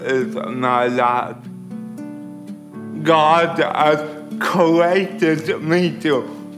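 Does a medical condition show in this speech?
Yes: cerebral palsy; crawls on carpet every day, sometimes wearing on body.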